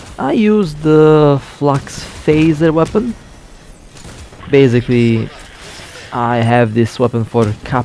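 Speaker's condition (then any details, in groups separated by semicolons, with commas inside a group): No condition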